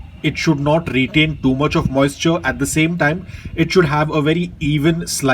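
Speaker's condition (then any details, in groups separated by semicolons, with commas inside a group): No condition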